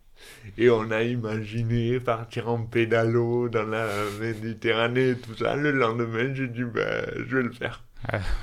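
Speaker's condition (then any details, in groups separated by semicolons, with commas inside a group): Dystonia; elocution difficulties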